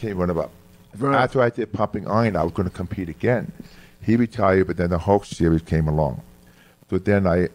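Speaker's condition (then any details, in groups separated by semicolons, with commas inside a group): Hearing loss; about 5 years since ear surgery, no hearing aid in left ear now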